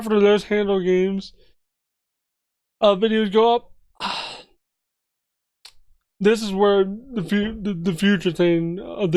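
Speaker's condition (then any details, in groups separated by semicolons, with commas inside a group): Cerebral palsy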